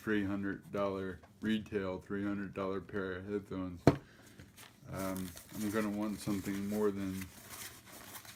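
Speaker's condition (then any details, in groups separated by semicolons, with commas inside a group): Cerebral palsy; affects gait and walking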